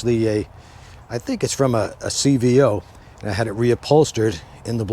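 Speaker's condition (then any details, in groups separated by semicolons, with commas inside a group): No condition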